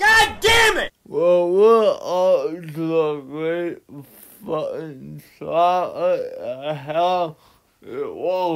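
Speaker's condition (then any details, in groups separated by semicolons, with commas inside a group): Cerebral palsy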